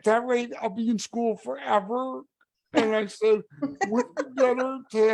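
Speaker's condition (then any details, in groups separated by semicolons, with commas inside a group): Cerebral palsy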